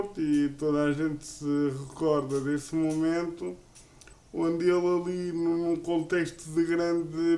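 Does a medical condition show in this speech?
Yes: cerebral palsy; uses a wheelchair.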